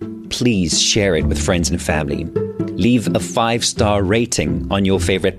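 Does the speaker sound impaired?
No.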